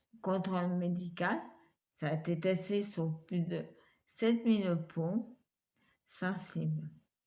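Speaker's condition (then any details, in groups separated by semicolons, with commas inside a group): Multiple sclerosis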